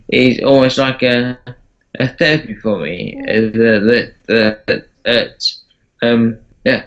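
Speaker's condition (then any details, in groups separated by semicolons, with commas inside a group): Parkinson's disease; works with voice coach, voice loss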